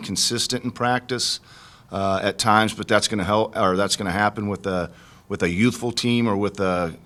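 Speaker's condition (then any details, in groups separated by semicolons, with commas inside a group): No condition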